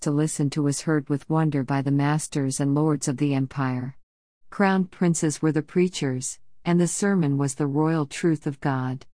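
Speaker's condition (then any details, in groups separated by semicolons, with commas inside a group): No condition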